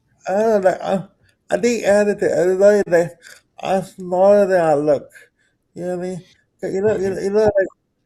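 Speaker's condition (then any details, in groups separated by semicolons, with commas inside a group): Cerebral palsy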